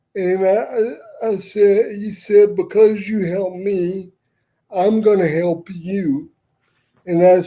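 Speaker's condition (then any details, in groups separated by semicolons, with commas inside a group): Cerebral palsy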